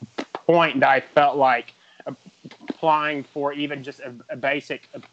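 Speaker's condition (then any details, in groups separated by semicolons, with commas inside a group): Stuttering; chronic developmental stuttering, onset about age 3 to 3.5 per parents, not outgrown, persisted into adulthood; repeated sounds, prolonged sounds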